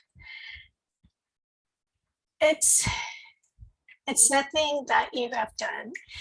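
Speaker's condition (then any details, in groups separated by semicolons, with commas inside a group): No condition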